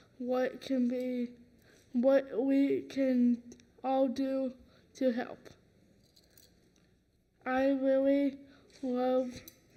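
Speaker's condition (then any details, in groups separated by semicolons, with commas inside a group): Cerebral palsy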